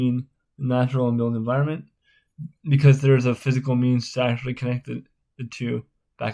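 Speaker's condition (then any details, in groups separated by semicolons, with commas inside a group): Spastic cerebral palsy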